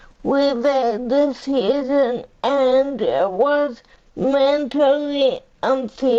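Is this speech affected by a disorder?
Yes: cerebral palsy; powerchair user.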